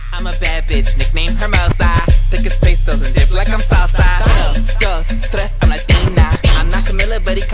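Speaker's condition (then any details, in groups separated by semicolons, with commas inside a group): No condition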